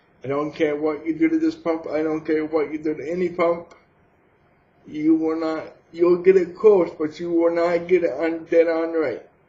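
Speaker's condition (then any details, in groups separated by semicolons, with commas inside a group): Cerebral palsy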